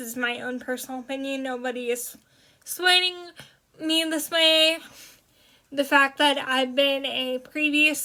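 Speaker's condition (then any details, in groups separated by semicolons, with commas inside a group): Cerebral palsy, spastic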